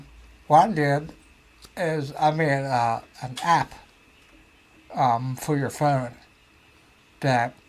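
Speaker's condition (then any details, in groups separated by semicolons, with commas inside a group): Ataxia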